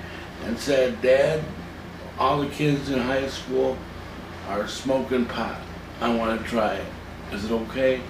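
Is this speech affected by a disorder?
Yes: cerebral palsy.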